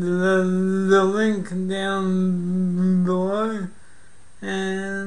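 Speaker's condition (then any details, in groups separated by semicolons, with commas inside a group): Cerebral palsy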